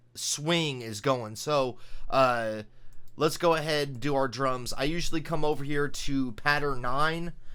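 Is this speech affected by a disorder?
No.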